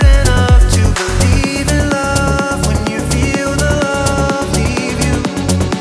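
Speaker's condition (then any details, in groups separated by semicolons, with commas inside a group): No condition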